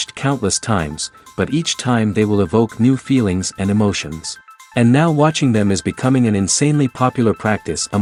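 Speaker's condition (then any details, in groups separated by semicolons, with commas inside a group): No condition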